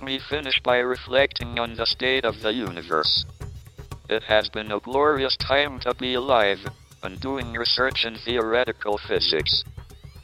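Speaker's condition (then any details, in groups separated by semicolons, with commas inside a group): Motor neurone disease, speech-generating device; speaks only through computerized voice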